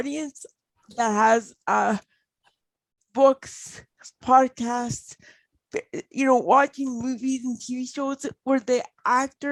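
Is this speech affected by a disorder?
Yes: cerebral palsy; mainly fine motor and speech.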